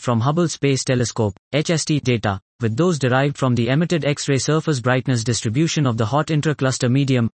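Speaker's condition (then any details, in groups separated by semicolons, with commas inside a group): No condition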